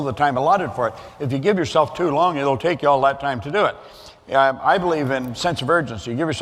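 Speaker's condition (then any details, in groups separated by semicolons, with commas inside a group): No condition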